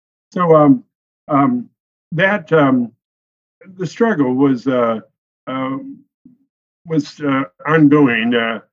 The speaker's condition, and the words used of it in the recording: Aphasia. I just have an expressive aphasia, which basically doesn't mean I don't know.